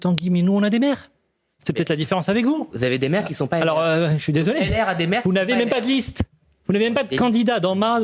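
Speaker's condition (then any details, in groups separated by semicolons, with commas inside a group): No condition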